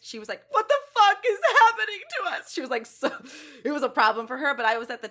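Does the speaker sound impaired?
No.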